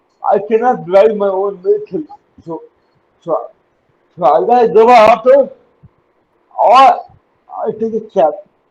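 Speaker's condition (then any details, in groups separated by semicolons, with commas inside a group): Cerebral palsy; uses wheelchair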